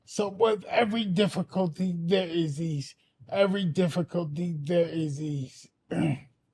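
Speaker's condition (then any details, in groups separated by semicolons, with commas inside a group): Anoxic brain injury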